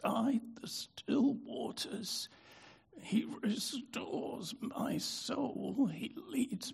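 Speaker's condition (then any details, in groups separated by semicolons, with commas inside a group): Spasmodic dystonia; affected voice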